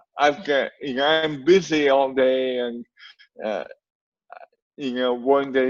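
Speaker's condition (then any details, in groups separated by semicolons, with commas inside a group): Cerebral palsy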